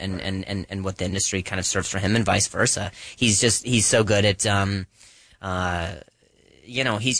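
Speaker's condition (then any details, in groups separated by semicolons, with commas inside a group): Stuttering, acquired adult-onset stuttering after concussion; softball bad hop and cleat to throat plus head-hit concussion at 20; speech therapy for quite a few years; woke up with incoherent broken-up speech next morning, improved after therapy; repeated sounds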